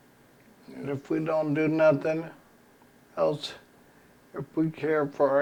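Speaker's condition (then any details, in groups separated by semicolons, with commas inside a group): ALS; progressive terminal illness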